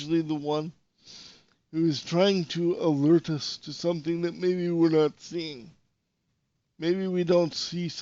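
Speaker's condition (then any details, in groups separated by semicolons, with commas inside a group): Cerebral palsy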